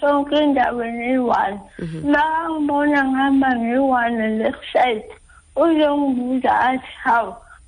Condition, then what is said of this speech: Cerebral palsy. Write, I can still speak. And believe me, I do speak.